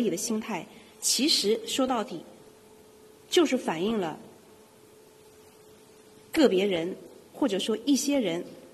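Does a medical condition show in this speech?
No.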